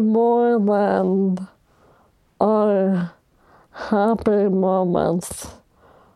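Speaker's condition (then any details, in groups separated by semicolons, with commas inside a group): ALS; nearly a decade since diagnosis, breathes unaided, pseudobulbar affect, laughs and cries easily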